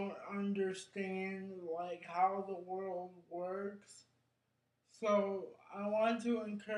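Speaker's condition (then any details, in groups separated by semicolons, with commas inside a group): Cerebral palsy; brain injury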